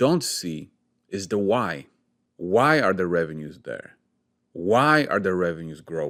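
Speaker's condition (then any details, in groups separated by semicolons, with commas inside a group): No condition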